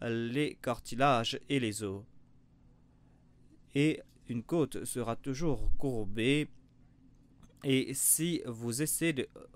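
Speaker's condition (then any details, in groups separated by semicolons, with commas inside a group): No condition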